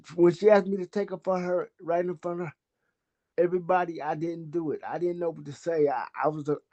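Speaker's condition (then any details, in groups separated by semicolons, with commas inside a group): Cerebral palsy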